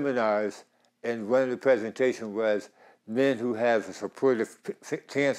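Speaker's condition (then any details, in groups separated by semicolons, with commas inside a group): Tongue cancer; dry mouth overcome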